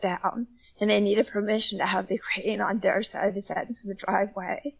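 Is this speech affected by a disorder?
Yes: spasmodic dysphonia; part of dystonia throughout body, onset as teenager in drama club.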